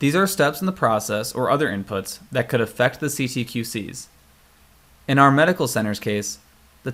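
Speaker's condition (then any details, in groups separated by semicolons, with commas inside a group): No condition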